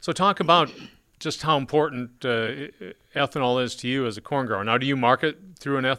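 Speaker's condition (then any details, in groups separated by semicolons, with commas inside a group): No condition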